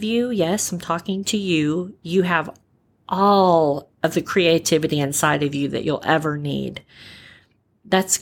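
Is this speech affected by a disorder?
Yes: repaired cleft palate, cleft palate without cleft lip; congenital cleft, roof of mouth only, single repair by plastic surgeon at about 9 months; only one surgery lifetime, repair looks excellent to examining doctors and dentists; uses voice for radio hosting, singing and public speaking.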